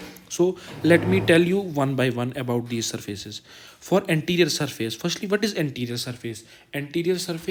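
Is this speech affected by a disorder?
No.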